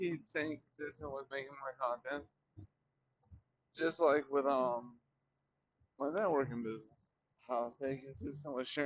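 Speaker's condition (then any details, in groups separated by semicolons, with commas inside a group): Traumatic brain injury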